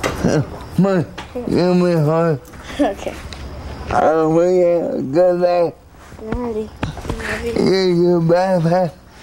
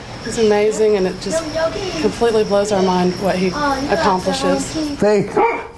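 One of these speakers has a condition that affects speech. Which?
The first: cerebral palsy, severe; present from birth; uses wheelchair, service dog; struggles to talk.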